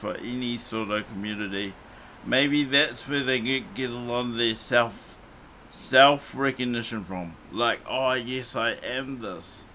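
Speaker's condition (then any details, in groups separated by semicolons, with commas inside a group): Cerebral palsy; morphine not allowed after it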